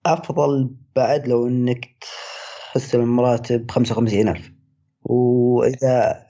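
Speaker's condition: Stuttering; onset age 10, previously largely controlled, gave presentations, spoke at Toastmasters, perfectionism possibly a contributing cause; difficulty communicating with people; prolonged sounds, blocks

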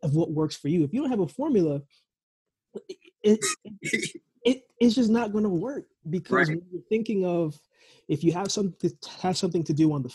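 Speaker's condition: Stuttering; stuttering problems, ongoing to present; nervous before public speaking, fears messing up words; repeated sounds, prolonged sounds

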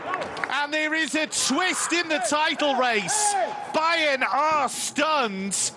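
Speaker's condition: No condition

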